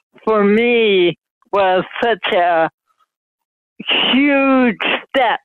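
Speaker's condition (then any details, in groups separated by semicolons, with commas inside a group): Mild cerebral palsy; speech affected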